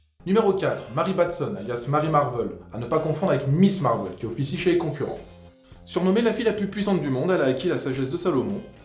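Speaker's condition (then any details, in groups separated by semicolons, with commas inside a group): No condition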